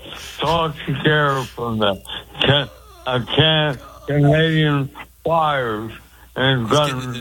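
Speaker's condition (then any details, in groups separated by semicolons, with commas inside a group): Speech impediment; cause unclear, stabbed by girlfriend and hit on head with ashtray years ago; usually hard for host to understand, understood better than ever during this call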